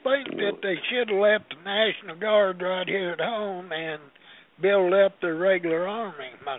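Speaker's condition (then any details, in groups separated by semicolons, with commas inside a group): Parkinson's disease; Parkinson's for quite some time, tremor, trouble with fine hand work as watchmaker; shivering, partly from disease, partly from cold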